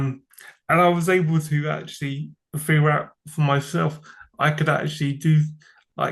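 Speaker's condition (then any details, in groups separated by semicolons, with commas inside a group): Cerebral palsy; from birth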